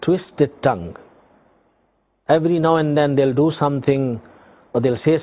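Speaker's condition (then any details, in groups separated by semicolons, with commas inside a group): No condition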